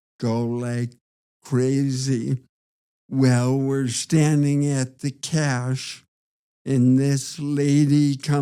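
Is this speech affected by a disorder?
Yes: Parkinson's disease; onset age 67, slow then progressing recently, yawning, sleepiness.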